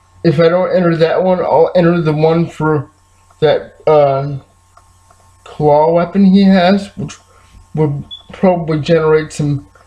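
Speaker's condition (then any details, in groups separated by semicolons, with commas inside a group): Cerebral palsy, spastic diplegia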